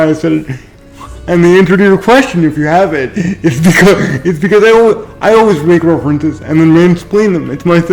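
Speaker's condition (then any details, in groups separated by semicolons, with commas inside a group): Cerebral palsy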